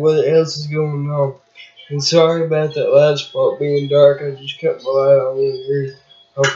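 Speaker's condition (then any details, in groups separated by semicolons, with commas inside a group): Cerebral palsy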